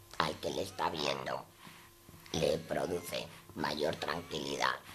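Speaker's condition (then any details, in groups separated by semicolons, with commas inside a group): Total laryngectomy; laryngeal cancer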